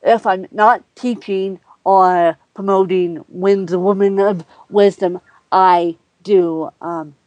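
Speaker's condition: Cerebral palsy; physical therapy, writes by voice dictation with Siri and QuickType, finds dragon naturally speaking needs training

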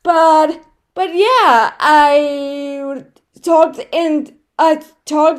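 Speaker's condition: Cerebral palsy, right side

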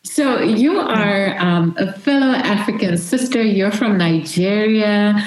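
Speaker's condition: No condition

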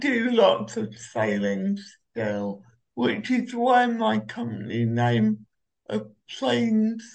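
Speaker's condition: Cerebral palsy; a Segway with a seat

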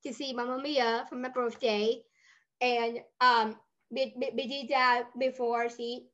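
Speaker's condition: Down syndrome; adult with Down syndrome

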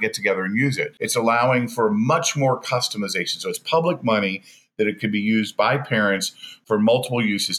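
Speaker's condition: No condition

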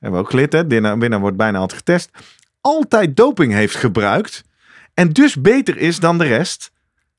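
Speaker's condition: No condition

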